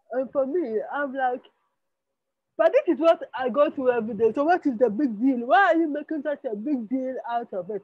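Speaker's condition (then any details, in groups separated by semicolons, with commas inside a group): Spastic cerebral palsy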